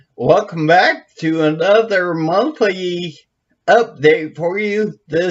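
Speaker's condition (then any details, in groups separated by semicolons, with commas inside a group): Brain injury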